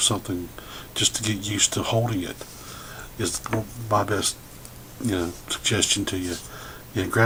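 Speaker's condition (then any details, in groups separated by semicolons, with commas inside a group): No condition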